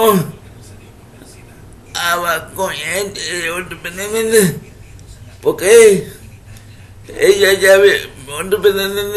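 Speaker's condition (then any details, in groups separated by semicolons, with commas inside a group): Cerebral palsy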